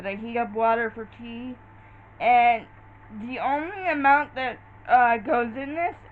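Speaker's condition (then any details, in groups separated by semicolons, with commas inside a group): Cerebral palsy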